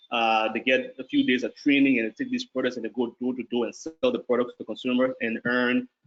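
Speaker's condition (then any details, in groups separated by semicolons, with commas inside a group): No condition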